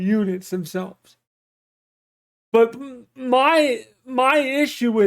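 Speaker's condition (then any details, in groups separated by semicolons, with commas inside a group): Cerebral palsy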